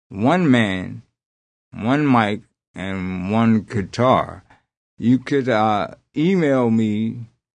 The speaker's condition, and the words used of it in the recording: Aphasia. So it's kind of interesting when you're saying you don't hear it as much as when you're just talking, yes.